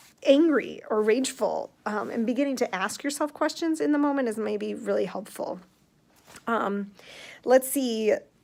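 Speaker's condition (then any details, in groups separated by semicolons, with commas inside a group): No condition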